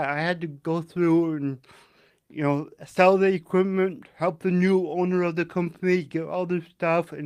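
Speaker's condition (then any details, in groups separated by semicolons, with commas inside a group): Cerebral palsy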